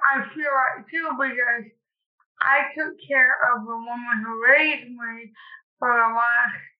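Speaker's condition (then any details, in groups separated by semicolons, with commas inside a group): Cerebral palsy; cerebral palsy since childhood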